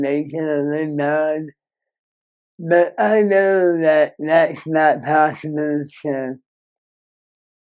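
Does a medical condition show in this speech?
Yes: Moebius syndrome; severe nerve damage.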